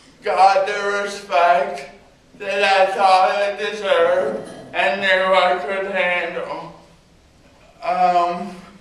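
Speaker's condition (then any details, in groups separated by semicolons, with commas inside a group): Cerebral palsy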